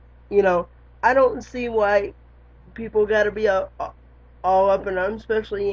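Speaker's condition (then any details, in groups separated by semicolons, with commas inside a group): Cerebral palsy; lifelong, wheelchair user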